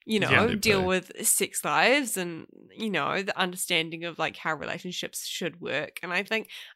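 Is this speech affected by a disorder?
No.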